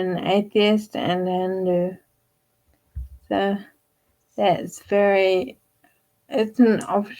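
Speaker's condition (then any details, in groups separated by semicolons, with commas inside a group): Friedreich's ataxia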